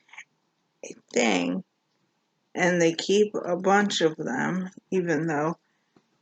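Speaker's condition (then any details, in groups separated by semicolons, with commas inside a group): Cerebral palsy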